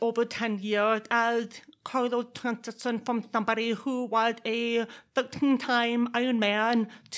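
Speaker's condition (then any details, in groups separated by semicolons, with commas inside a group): Deafness; born in Texas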